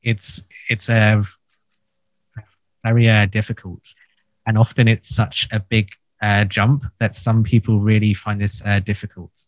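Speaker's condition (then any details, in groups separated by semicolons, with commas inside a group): Stuttering; developmental stutter since childhood, intensive course with therapists Caroline and Jan, nine other people who stutter; still not fully fluent, some days easier than others, uses speech management techniques; repeated words, blocks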